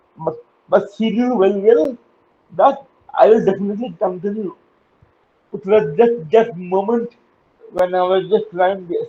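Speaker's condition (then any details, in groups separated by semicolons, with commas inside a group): Cerebral palsy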